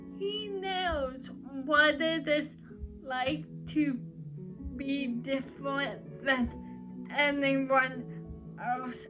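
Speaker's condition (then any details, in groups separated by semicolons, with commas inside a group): Cerebral palsy; uses crutches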